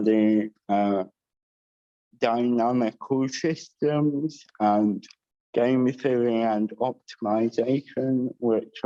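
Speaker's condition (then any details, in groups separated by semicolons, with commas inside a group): Cerebral palsy with dysarthria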